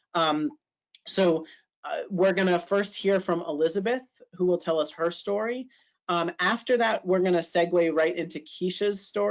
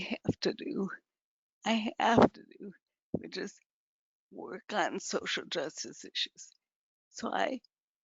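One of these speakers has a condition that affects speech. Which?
The second: advanced multiple sclerosis; quadriplegic, no hand or arm function; advanced, night ventilator for breathing, paralysed, wheelchair user; voice affected, worse late in day, stopped working due to voice.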